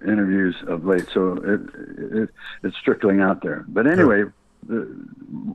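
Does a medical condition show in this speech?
Yes: Parkinson's disease.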